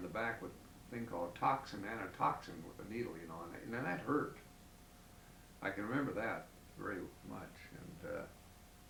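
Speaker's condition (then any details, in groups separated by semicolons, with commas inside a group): No condition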